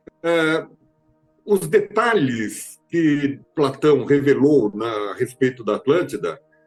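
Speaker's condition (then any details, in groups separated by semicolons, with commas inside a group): No condition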